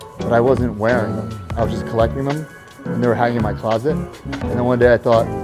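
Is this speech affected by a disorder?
No.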